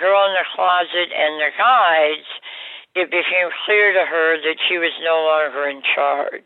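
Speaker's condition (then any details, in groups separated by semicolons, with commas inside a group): Oral cancer surgery, jaw removal; oral cancer under tongue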